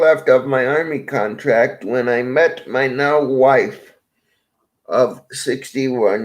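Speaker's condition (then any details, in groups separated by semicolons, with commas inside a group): Cerebral palsy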